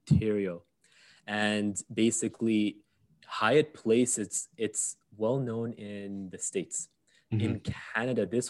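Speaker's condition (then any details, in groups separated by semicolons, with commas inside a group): Stutter, mild; stutter from about age five, stuttered a lot in job interviews, overcome via self-development, small steps; mostly overcome in past few years, only a bit remains; slight residual stutter; repeated words, blocks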